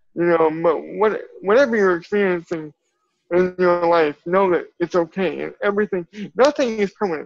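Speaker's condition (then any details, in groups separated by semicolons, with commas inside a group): Cerebral palsy; from birth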